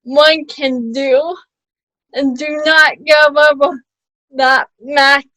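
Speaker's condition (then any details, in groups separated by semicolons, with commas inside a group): Cerebral palsy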